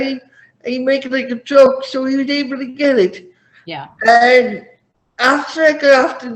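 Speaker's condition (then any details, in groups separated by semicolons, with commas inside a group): Cerebral palsy; did not talk until about age five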